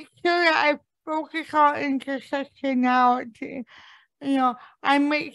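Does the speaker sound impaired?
Yes: cerebral palsy; cerebral palsy from lack of oxygen at birth, right-brain damage affecting left side of body; impaired speech.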